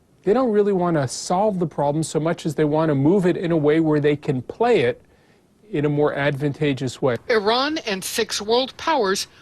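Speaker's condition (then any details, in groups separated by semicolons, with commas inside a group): No condition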